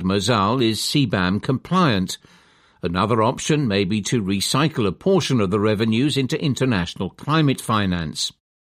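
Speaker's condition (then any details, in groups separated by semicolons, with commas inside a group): No condition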